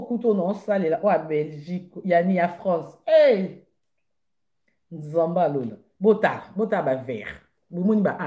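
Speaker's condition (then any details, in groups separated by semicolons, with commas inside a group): No condition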